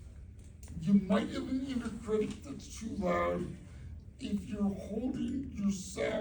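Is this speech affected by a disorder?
Yes: cerebral palsy.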